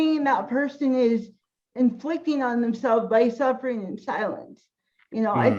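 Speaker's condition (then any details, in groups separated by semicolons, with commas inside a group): Cerebral palsy; incomplete quadriplegia from birth, cannot move or walk independently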